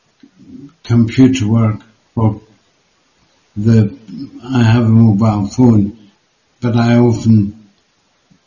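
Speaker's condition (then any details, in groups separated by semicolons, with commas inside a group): Parkinson's disease; Parkinson's disease diagnosed 2015, deep brain stimulation 2016, permanent tremor despite it; tends to slur words, speaks more slowly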